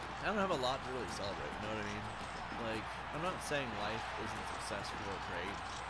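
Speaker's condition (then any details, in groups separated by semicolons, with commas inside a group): No condition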